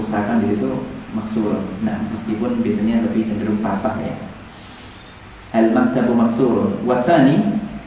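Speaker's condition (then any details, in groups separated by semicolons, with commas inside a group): No condition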